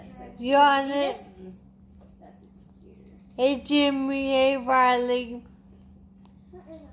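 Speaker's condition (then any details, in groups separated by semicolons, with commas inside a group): Traumatic brain injury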